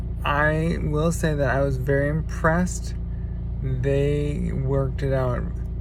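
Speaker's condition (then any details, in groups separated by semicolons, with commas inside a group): Traumatic brain injury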